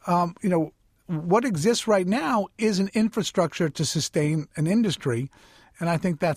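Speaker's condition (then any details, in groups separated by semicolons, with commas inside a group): No condition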